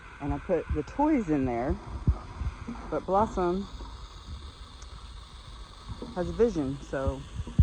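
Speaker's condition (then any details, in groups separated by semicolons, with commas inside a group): No condition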